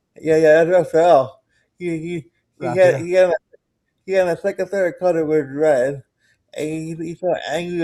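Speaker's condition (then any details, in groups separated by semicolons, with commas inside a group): Cerebral palsy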